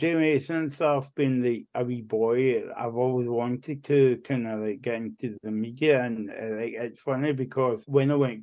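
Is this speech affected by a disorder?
Yes: cerebral palsy; cerebral palsy affecting right side, used Zimmer frame when younger, school physio to walk unaided; childhood speech hard for others to understand, speech therapy at school, learned to talk.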